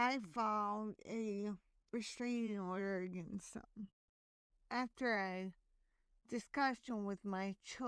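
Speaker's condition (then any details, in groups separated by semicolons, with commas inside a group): Hemiplegic cerebral palsy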